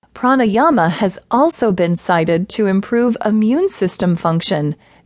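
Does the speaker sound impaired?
No.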